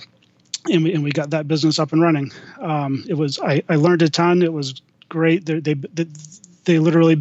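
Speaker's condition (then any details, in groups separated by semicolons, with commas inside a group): Stuttering; lifelong stutter; may freeze up mid-speech, then gets back on a roll; repeated sounds, repeated words, prolonged sounds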